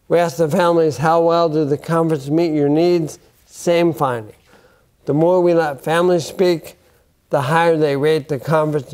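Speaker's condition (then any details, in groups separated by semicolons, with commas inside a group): Bulbar onset ALS; affects speech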